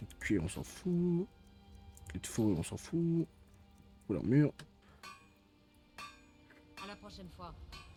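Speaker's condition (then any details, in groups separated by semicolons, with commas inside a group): No condition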